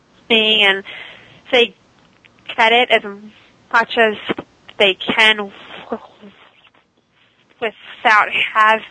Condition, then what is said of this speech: Stuttering. I still stutter on the first word, like on set of a new sentence, but once I start talking, it's rare that I stutter at all, really.